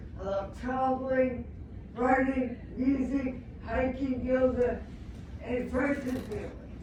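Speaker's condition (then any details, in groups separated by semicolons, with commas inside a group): Traumatic brain injury; speech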